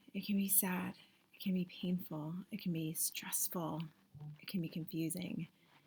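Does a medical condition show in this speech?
No.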